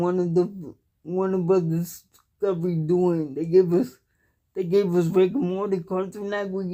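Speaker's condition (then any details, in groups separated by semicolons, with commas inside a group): Cerebral palsy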